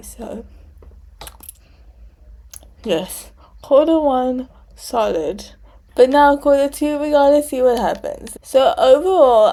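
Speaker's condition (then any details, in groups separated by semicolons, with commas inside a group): Cerebral palsy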